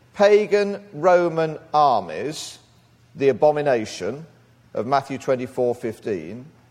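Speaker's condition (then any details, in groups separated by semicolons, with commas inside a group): No condition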